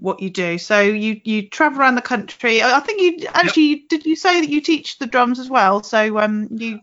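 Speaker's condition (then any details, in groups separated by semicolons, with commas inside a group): No condition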